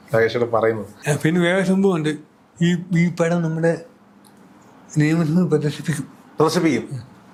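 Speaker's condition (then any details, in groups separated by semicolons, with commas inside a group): Cerebral palsy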